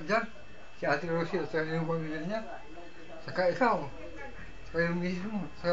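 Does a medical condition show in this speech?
Yes: Parkinson's disease; severe, unable to walk, constant involuntary contractions, untreated.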